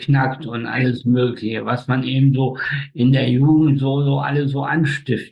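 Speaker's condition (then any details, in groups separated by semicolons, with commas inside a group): Spastic tetraparesis; facial paralysis, speech control difficulties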